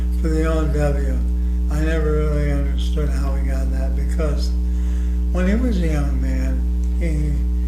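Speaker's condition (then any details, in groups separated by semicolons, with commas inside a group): ALS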